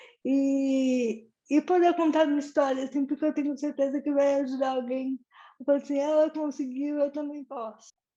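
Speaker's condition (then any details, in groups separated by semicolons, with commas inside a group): Cerebral palsy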